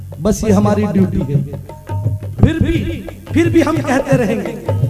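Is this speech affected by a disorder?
No.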